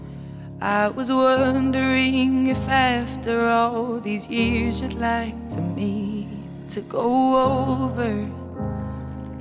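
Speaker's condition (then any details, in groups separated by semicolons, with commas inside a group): No condition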